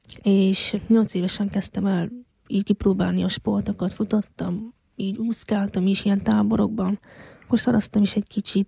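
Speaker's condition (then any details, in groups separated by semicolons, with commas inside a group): Hearing loss since birth; wears hearing device, blow to head could damage it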